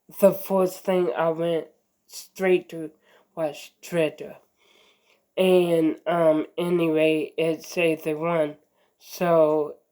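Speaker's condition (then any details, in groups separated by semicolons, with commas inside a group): Mild cerebral palsy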